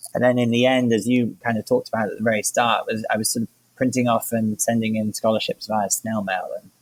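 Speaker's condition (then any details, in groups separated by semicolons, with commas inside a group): No condition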